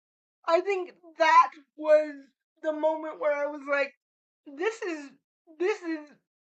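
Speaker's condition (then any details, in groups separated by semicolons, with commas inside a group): Cerebral palsy; spastic cerebral palsy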